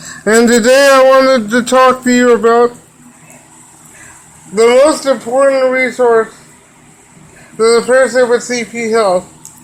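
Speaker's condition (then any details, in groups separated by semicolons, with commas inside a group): Cerebral palsy; wheelchair user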